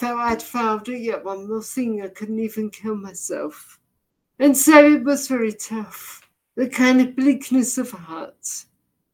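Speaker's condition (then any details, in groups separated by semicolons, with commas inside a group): Deafness; effectively profoundly deaf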